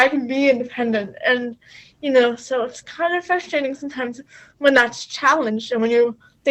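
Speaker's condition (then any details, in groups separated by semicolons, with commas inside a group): Cerebral palsy, quadriplegic; trouble articulating words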